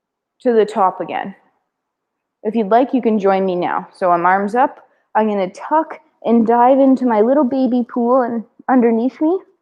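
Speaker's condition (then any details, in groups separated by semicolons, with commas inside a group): No condition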